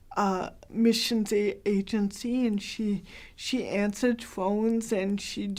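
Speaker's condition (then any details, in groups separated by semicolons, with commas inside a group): Cerebral palsy; very mild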